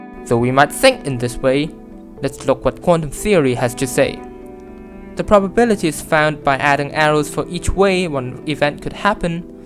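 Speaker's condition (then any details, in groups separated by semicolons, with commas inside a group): No condition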